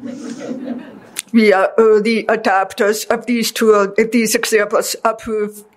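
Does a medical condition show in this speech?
Yes: deafness; deaf since childhood.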